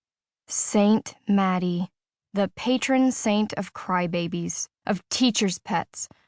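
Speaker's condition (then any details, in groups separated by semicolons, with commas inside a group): No condition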